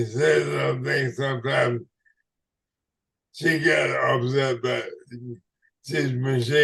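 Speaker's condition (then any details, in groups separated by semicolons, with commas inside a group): ALS/MND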